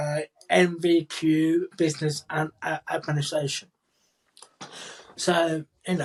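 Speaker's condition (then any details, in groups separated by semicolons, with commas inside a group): Cerebral palsy; with profound hearing loss; speaks quite clearly, had childhood speech therapy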